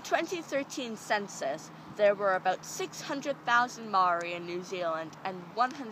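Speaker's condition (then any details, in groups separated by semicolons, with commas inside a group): No condition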